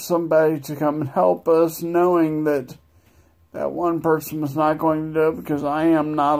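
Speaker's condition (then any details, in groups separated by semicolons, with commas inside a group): Multiple sclerosis; no control over legs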